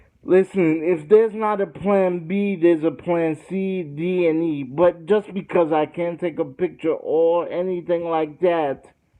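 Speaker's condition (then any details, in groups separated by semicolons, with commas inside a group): Cerebral palsy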